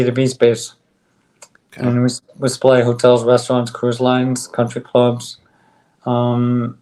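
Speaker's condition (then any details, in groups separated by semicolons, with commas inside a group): ALS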